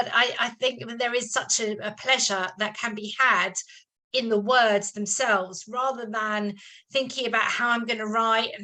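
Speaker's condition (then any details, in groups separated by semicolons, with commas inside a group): No condition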